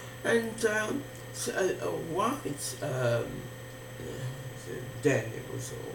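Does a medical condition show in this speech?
Yes: facial palsy; can barely hear own speech.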